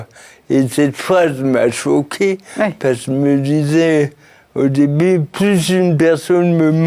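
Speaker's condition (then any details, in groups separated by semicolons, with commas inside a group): Cerebral palsy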